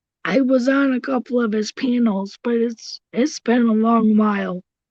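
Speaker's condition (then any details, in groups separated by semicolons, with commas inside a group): Cerebral palsy; tracheotomy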